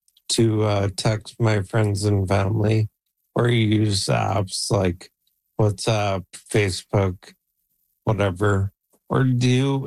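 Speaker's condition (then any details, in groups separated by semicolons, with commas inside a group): ALS; Neuralink N1 brain implant, Toronto Western Hospital trial, voice banked through 11 labs, age 48; implant received about 3 months ago, controls computer by thought, communicating by computer; voice declining, expects soon to lose ability to talk, plans Neuralink-driven 11 labs AI voice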